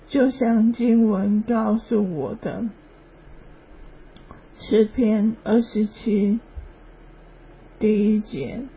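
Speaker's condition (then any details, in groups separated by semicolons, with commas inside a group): ALS; hand weakness, cannot write, type or grasp, arm muscle atrophy, cause unknown, year of immunoglobulin injections; worsening, whole-body involuntary muscle twitching, poor stamina, needs help dressing, brushing teeth, bathing; slower speech, quieter voice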